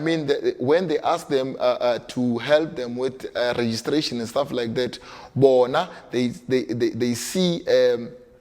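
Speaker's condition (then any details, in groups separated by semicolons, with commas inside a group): No condition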